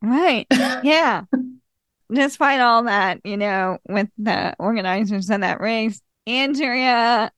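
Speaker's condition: ALS; als onset in hand at 38, thumb-forefinger muscle loss, very little hand strength, very slow progression; still talking and advocating about 9 years after onset

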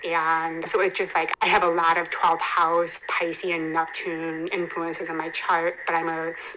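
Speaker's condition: Hearing impairment; congenital hearing impairment

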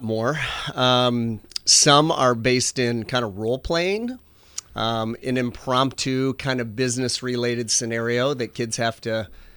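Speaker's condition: No condition

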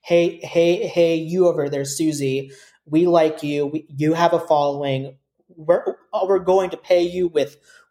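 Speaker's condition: Stuttering; developmental stutter since about age 5, persisted into adulthood, varied speech therapies and groups; repeated sounds, repeated words

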